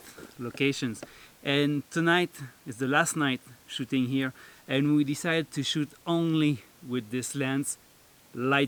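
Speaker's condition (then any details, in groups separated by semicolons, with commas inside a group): No condition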